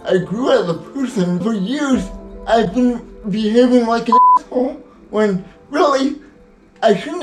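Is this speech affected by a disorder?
Yes: cerebral palsy; uses wheelchair, assistive technology.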